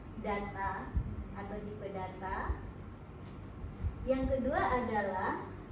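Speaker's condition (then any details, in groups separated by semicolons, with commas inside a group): No condition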